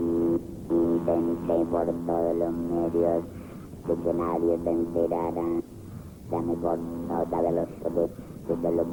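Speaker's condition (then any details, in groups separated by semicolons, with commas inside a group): Laryngectomy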